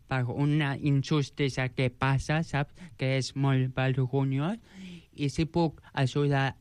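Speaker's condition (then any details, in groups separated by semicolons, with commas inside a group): Joubert syndrome; present from birth; age 29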